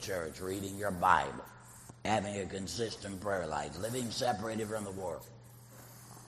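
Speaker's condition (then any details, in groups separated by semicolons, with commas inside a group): Laryngectomy, voice prosthesis; total laryngectomy after cancer recurrence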